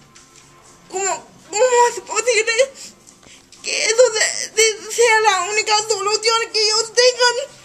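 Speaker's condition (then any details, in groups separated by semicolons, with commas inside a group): Cerebral palsy; wheelchair user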